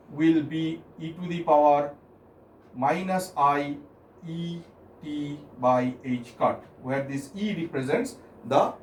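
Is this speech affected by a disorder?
No.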